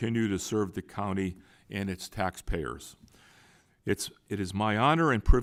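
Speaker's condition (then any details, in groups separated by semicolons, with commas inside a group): No condition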